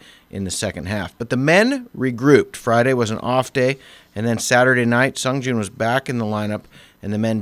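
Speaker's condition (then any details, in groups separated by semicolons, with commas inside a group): No condition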